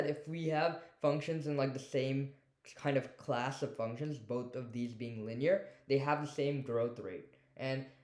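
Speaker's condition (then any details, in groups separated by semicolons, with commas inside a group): No condition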